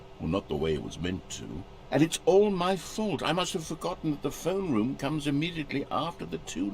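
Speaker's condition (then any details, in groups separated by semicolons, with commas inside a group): No condition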